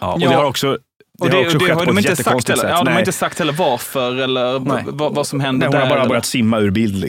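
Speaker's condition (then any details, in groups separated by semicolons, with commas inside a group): No condition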